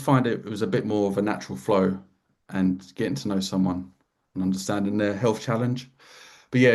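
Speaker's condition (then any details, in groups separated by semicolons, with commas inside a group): No condition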